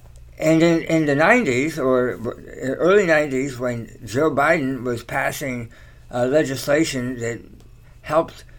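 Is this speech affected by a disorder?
Yes: tongue cancer surgery; chemotherapy.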